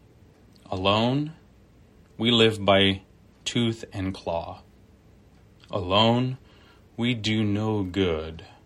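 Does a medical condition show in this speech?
No.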